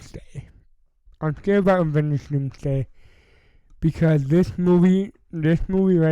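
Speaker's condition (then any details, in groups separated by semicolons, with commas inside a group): Cerebral palsy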